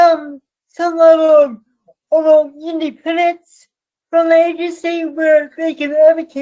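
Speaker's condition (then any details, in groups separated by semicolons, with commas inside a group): Cerebral palsy; from birth, affects movement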